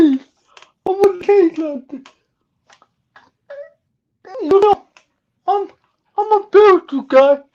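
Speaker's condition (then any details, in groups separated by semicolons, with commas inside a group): Cerebral palsy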